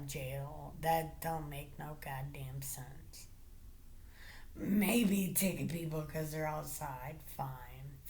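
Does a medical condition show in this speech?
Yes: brain injury.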